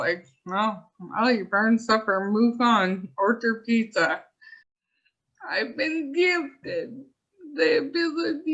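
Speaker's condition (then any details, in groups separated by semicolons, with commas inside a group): ALS; pseudobulbar affect, hands contorted; speech affected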